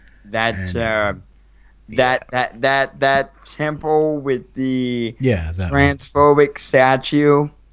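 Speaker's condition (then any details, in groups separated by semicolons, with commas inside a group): Cerebral palsy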